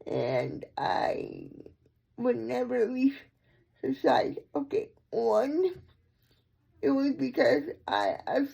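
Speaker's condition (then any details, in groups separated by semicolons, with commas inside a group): Cerebral palsy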